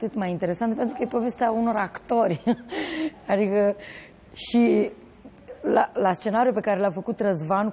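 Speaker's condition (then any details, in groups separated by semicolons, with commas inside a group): No condition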